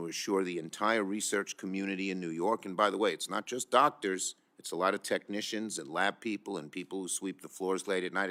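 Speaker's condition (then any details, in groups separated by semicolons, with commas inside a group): No condition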